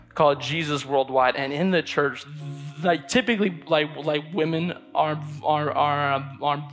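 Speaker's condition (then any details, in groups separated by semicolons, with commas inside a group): Stutter; repeated sounds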